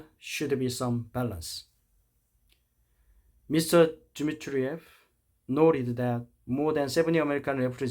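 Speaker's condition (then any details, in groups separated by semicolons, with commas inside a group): No condition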